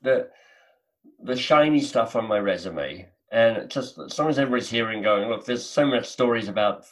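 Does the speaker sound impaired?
Yes: cleft lip and palate, mild; congenital cleft lip and palate.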